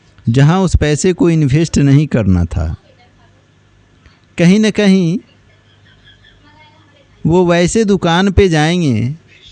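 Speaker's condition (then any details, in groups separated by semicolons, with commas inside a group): No condition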